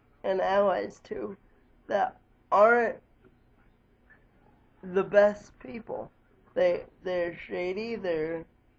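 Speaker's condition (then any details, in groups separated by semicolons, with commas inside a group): Cerebral palsy; lifelong, wheelchair user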